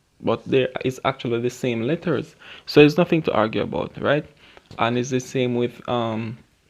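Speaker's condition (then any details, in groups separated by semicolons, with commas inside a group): No condition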